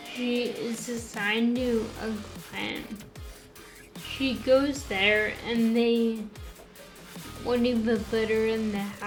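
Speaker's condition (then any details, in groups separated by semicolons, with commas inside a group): Friedreich's ataxia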